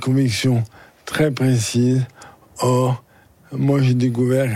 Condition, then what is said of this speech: ALS (motor neuron disease). Et en ce moment-là, dans quelques jours ou semaines, je ne sais pas, je vais perdre ma voix.